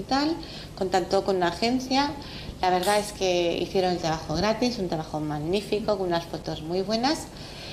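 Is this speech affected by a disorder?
No.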